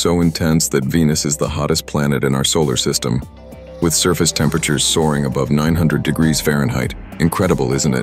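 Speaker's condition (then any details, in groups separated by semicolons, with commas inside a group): No condition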